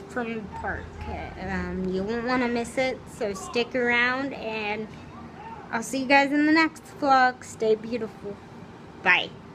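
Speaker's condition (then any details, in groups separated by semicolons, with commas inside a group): Cerebral palsy, spastic, severe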